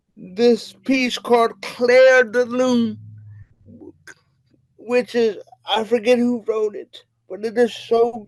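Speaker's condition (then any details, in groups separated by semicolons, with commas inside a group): Cerebral palsy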